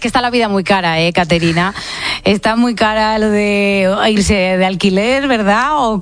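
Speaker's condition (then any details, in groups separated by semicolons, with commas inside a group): No condition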